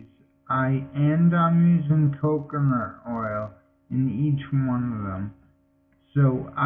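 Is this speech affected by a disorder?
Yes: multiple sclerosis.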